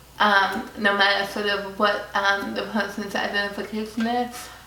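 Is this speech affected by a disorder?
Yes: cerebral palsy; from birth, premature birth, some cognitive effects; almost 29 years; speech impediment, most notable aspect of disability.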